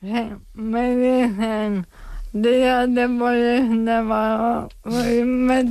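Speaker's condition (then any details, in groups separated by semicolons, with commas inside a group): ALS; diagnosed at about age 35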